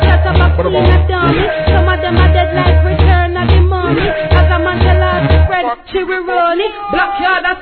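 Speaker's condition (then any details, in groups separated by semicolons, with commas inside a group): No condition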